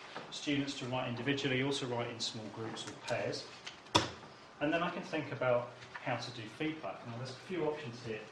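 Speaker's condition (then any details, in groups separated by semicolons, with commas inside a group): No condition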